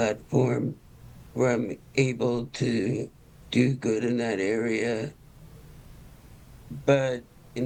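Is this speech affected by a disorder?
Yes: Parkinson's disease; early-onset form.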